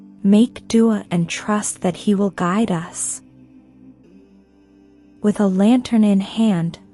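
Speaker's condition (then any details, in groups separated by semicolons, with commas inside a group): No condition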